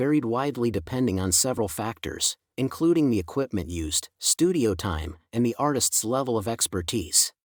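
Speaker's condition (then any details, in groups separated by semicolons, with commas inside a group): No condition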